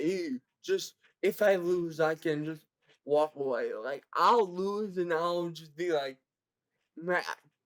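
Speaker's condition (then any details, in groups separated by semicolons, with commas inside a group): Cerebral palsy; present from birth, severe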